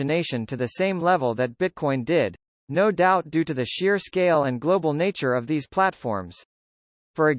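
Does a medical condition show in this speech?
No.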